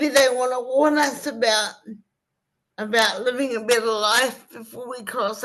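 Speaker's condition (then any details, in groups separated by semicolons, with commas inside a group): Cerebral palsy; from birth, lifelong wheelchair use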